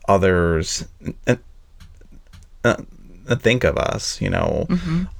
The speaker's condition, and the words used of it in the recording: Stuttering. And I stuttered in there too on purpose.